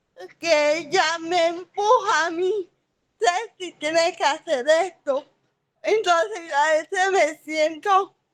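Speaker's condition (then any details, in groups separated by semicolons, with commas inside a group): Cerebral palsy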